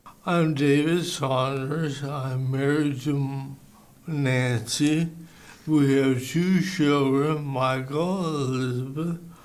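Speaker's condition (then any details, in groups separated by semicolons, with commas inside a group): ALS; bulbar onset, slurred speech first; recently diagnosed, symptoms over a year; worsening slurred speech, eventual breathing failure mentioned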